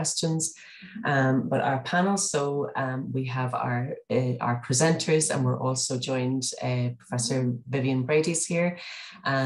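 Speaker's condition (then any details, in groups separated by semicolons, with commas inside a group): No condition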